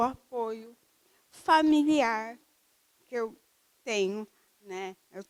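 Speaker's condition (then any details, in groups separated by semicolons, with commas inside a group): Cerebral palsy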